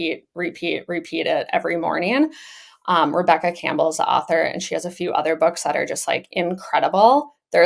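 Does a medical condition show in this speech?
No.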